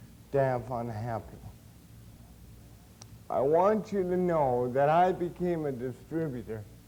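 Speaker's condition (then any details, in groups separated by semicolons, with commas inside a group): Cerebral palsy; since birth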